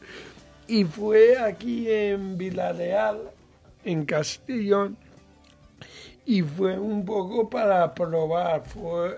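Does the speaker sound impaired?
Yes: cerebral palsy, mild.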